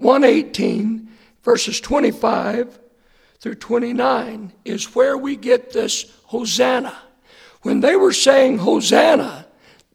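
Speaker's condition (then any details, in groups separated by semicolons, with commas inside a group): Hoarseness after vocal cord surgery; hard to hear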